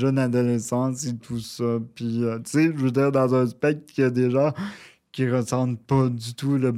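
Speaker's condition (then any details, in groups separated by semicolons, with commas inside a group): Cerebral palsy, near quadriplegia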